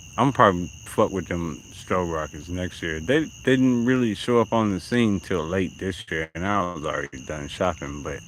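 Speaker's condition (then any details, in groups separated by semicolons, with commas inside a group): No condition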